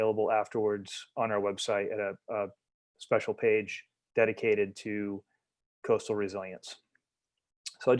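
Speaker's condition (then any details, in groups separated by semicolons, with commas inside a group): No condition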